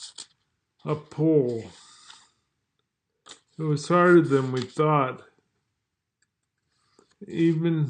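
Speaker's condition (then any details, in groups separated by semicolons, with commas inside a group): Multiple sclerosis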